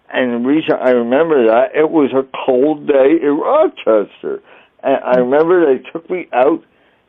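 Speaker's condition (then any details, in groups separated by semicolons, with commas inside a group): Traumatic brain injury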